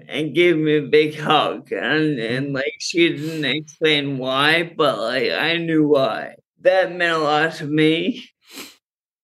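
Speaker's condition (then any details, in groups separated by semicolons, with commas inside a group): Friedreich's ataxia; muscle relaxing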